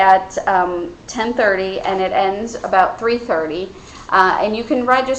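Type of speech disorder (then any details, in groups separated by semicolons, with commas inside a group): None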